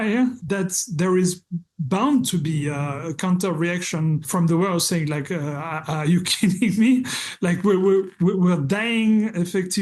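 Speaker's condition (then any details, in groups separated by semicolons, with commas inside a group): No condition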